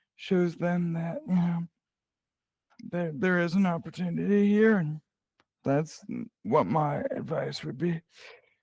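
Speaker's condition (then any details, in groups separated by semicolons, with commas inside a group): Cerebral palsy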